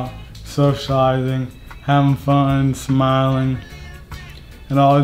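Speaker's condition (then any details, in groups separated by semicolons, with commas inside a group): ALS; leg onset, speech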